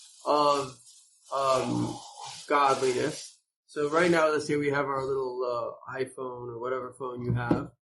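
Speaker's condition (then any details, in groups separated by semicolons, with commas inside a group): No condition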